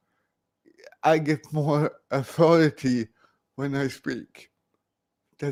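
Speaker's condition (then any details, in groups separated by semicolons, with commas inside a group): Cerebral palsy; atypical speech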